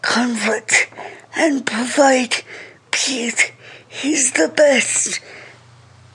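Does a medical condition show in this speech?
Yes: cerebral palsy; wheelchair user, affects reading, speech and more; reading very slow.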